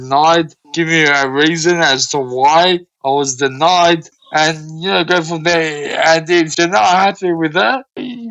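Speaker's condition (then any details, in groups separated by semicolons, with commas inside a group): Cerebral palsy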